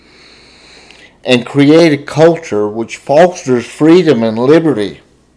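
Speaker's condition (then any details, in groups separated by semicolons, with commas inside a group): Cerebral palsy, spastic diplegia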